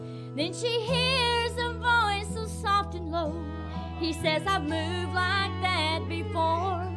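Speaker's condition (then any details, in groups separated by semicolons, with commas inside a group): No condition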